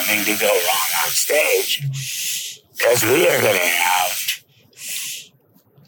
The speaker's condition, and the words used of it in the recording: Laryngectomy. It's hard for me as a laryngectomy to ignore that I'm in a laryngectomy and go through every day pressing on my neck and using my esophagus to talk because I don't have vocal cords.